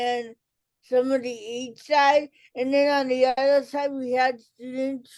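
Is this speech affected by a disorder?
Yes: cerebral palsy; childhood speech delay.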